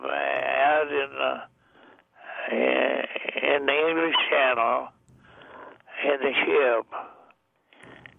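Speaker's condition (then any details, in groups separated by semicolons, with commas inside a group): Deafness; also blind, age 99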